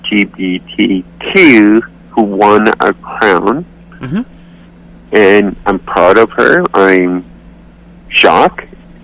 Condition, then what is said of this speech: Cerebral palsy. Hey, I don't care about my voice anymore. This is my voice. That's it.